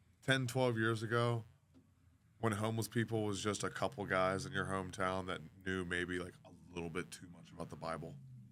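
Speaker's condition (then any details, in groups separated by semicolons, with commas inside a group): No condition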